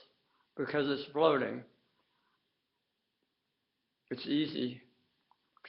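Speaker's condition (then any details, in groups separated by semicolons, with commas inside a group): Tongue cancer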